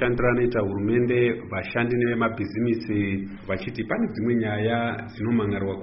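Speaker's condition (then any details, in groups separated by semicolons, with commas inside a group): No condition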